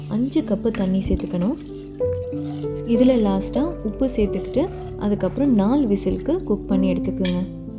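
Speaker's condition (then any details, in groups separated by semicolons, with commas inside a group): No condition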